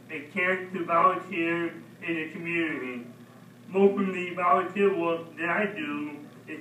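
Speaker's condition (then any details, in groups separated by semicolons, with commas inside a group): Mild cerebral palsy; mild form, hearing impairment; hearing impairment makes clear speech hard, speaks slowly to be understood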